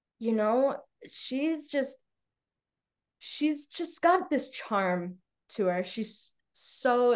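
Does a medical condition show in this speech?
No.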